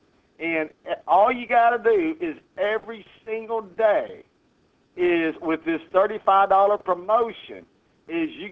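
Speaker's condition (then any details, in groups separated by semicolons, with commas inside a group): No condition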